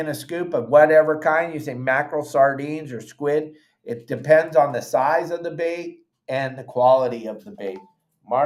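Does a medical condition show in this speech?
No.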